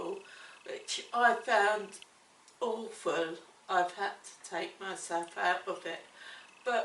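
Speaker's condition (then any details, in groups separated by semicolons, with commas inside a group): Cerebellar ataxia; affects coordination, speech and swallowing, curvature; diagnosed in childhood, aqua therapy, weekly keep fit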